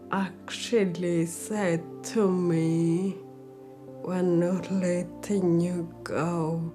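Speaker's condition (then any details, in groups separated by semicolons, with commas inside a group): Brain injury; acquired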